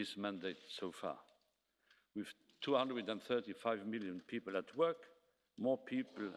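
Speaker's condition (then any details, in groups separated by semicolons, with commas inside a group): No condition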